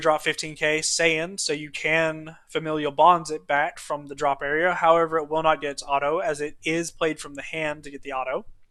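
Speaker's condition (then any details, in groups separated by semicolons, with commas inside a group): No condition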